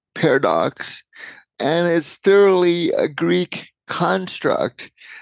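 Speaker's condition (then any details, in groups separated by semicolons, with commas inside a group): Cerebral palsy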